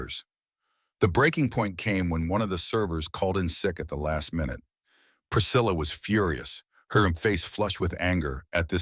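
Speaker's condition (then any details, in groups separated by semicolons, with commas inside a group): No condition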